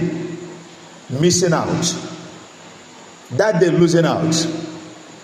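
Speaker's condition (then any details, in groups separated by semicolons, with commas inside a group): No condition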